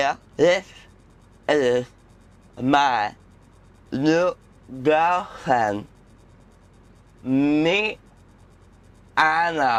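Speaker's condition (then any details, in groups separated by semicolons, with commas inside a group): Cerebral palsy (acted)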